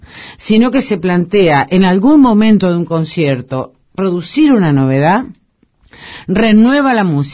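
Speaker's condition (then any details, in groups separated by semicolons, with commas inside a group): No condition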